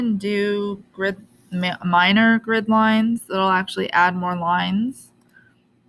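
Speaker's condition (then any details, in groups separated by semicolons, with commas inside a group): No condition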